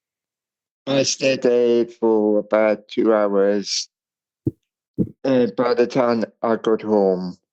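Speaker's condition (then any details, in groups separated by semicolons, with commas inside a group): Cerebral palsy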